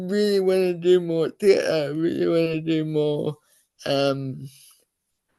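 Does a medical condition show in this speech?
Yes: cerebral palsy.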